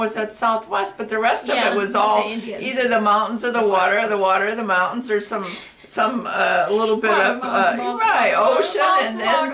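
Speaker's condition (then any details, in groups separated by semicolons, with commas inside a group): No condition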